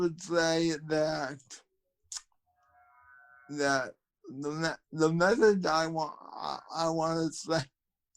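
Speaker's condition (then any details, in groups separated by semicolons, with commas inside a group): Cerebral palsy, spastic quadriplegia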